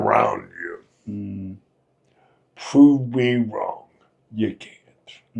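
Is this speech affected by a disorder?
Yes: Friedreich's ataxia.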